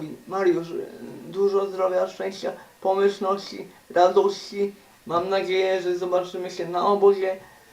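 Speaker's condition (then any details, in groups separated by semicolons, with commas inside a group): Cerebral palsy; uses wheelchair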